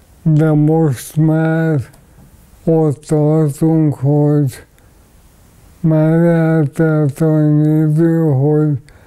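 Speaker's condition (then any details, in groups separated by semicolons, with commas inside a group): ALS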